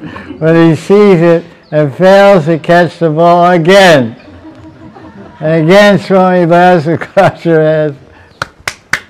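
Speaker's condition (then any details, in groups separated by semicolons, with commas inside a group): Deafness; relies on audience feedback for volume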